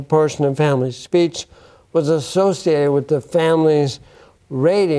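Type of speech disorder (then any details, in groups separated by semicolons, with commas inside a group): Bulbar dysarthria; bulbar onset ALS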